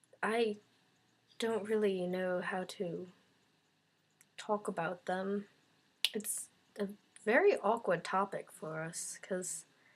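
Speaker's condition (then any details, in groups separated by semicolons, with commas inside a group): No condition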